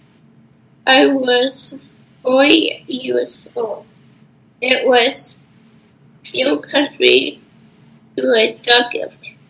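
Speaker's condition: Down syndrome; spinal fusion surgery, works with life skills and communications consultant Loie k

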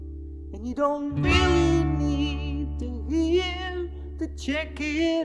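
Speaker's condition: No condition

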